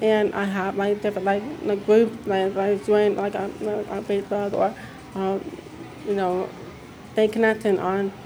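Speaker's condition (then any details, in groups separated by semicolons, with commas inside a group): Deafness; mix of speech and sign growing up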